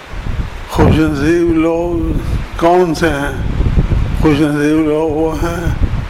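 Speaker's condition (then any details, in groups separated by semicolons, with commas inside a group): Difficulty speaking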